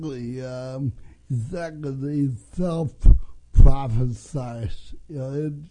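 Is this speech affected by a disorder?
Yes: cerebral palsy; congenital, since birth, early childhood IQ in low 60s, labelled mildly mentally disabled; eight years special placement therapy: walking, speaking, dressing; distinctive speech, jokingly called North Dakota accent.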